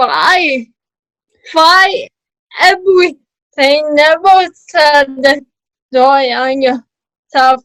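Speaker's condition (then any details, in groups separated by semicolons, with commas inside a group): Cerebral palsy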